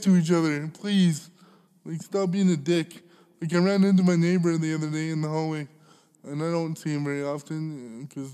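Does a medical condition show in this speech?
Yes: cerebral palsy; cannot stand unaided, needs others holding upright, urinates seated into bottle, medical cannabis card in Canada.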